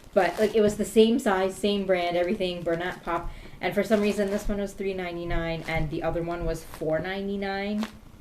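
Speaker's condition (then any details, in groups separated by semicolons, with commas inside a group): No condition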